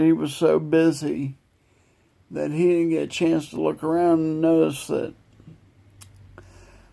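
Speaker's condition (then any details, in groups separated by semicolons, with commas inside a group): Multiple sclerosis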